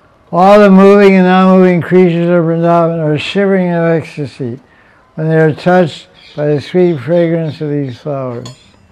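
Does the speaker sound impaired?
Yes: deafness; asks audience whether heard.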